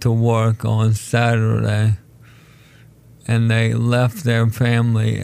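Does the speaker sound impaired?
Yes: ALS; told condition is terminal.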